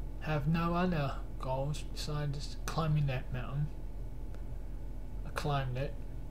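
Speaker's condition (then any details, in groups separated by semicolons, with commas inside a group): Cerebral palsy; cannot stand beyond 10 minutes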